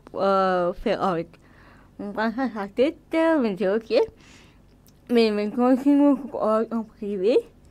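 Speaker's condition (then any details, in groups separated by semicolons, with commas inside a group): Cerebral palsy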